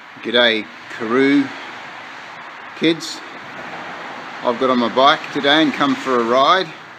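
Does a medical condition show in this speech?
No.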